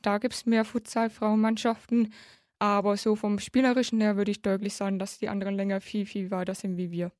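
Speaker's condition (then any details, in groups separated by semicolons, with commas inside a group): Hard of hearing since birth; congenital severe hearing loss, nearly deaf, detected at age three, left cochlear implant since age nine; left cochlear implant held by magnet, loss over 55 decibels, rain problematic, partial sign language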